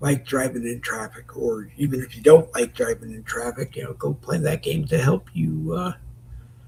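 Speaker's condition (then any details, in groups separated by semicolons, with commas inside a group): Lewy body dementia; Parkinson's-linked form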